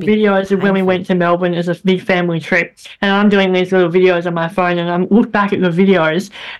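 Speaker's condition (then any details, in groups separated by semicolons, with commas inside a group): Bilateral cleft lip and palate; congenital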